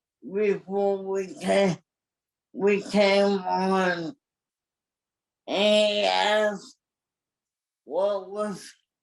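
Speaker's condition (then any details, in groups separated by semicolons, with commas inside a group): Cerebral palsy; from birth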